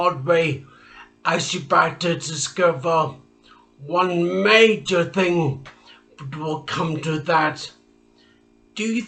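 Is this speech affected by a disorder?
Yes: traumatic brain injury; speech.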